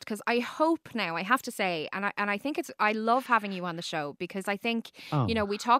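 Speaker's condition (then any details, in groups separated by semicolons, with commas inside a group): No condition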